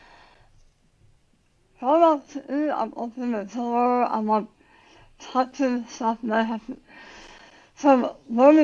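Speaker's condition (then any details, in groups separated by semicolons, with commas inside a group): Tongue cancer surgery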